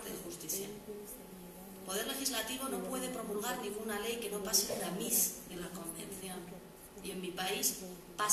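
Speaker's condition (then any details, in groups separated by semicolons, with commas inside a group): No condition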